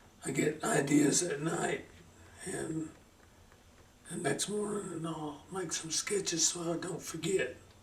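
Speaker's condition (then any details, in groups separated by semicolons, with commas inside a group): Parkinson's; slowing down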